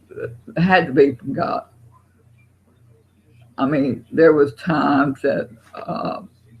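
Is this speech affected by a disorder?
Yes: Parkinson's.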